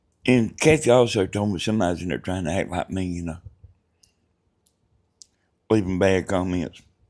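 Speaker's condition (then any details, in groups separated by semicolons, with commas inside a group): Brain bleed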